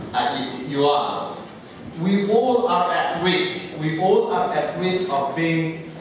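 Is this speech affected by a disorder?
No.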